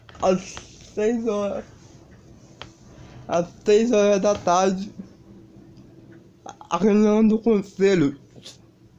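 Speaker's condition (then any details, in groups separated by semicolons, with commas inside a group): Cerebral palsy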